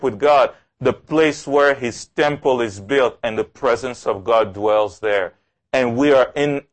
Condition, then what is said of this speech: No condition.